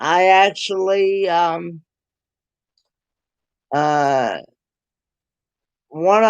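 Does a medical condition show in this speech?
Yes: cerebral palsy; present since birth.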